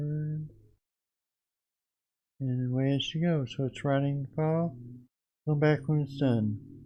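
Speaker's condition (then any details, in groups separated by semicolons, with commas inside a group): Parkinson's disease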